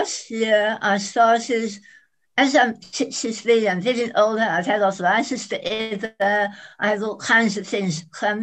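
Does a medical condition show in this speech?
Yes: head and neck cancer.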